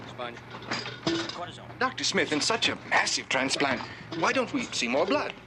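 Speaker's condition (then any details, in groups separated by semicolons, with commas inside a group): No condition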